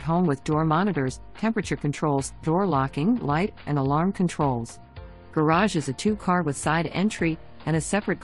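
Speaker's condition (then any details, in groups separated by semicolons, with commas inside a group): No condition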